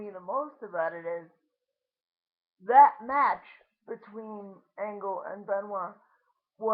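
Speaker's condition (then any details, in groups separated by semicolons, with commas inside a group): Cerebral palsy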